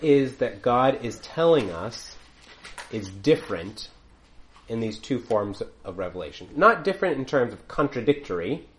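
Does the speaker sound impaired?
No.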